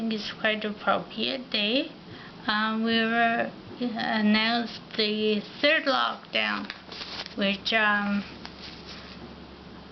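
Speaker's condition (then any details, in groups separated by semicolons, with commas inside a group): Ataxia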